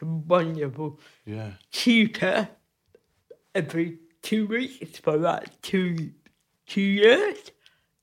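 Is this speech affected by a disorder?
Yes: cerebral palsy; loses balance often.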